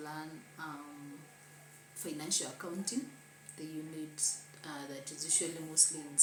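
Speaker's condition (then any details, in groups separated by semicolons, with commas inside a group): No condition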